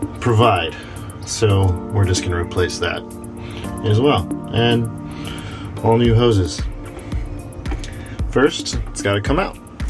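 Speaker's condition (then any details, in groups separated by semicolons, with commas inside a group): No condition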